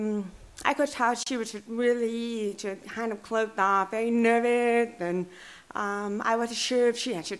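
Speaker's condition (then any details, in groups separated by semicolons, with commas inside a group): Deaf and hard of hearing; since childhood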